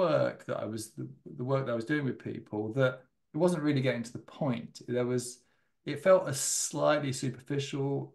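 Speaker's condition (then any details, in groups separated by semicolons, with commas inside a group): No condition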